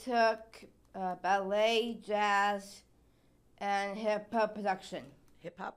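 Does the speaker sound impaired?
Yes: Down syndrome; open heart surgery at four months.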